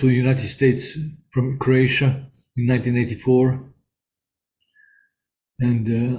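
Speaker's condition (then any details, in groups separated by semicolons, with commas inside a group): Parkinson's disease; onset around age 55 or 56, stopped playing guitar because could not play syncopation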